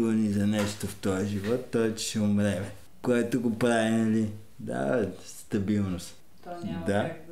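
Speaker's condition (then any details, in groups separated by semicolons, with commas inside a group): Cerebral palsy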